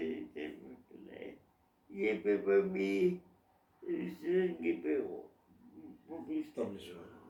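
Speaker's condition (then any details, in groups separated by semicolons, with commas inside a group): Cerebral palsy; from birth, spasticity, muscle tightness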